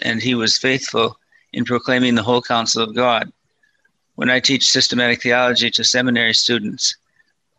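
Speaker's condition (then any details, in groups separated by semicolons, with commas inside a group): Parkinson's disease, mild; Parkinson's disease diagnosed about six years before recording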